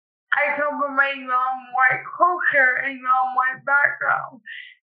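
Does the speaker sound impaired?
Yes: cerebral palsy; speech noticeably affected, listeners wrongly judge intelligence from speech.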